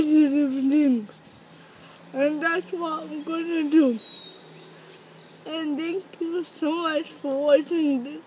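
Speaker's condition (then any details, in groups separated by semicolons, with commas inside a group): Cerebral palsy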